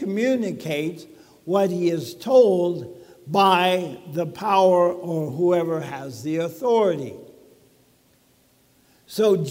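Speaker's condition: ALS; talking a little bit funny

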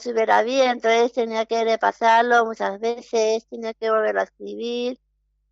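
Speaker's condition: Down syndrome; interviewed by telephone

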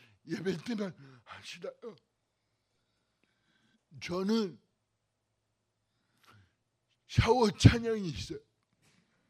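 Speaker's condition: Cerebral palsy; cervical spine c2 to c7 damaged

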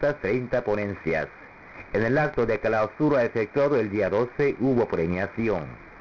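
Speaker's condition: No condition

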